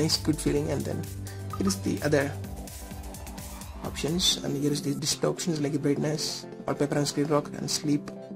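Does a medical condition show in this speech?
No.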